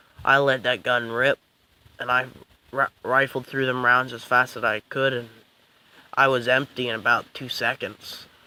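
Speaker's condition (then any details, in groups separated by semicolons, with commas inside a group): No condition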